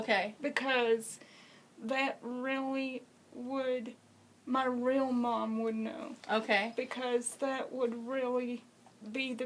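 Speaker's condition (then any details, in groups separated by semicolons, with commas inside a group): Cerebral palsy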